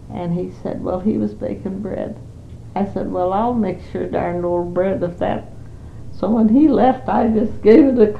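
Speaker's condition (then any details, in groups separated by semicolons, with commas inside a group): Parkinson's; not very able to do much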